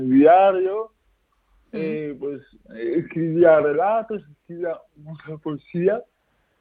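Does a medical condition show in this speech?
Yes: cerebral palsy; nervous system damage, mainly physical effects, no intellectual disability, 57% registered disability.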